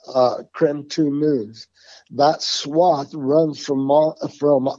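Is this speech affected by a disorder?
Yes: Parkinson's; tremors since youth, progressively worse, repeated complete breathing stoppage, unable to make sound then, emergency steroids; formerly voice tremor, hard to understand, lost track after 2-3 sentences, now talks at length.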